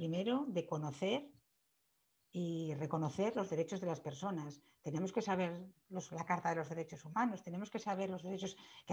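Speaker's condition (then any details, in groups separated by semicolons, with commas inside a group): No condition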